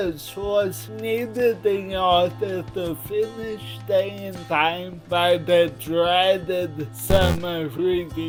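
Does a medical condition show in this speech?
Yes: cerebral palsy.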